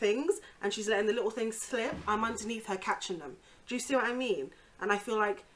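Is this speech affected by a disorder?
No.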